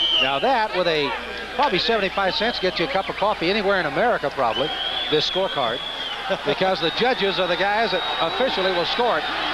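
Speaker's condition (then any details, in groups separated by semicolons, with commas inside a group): No condition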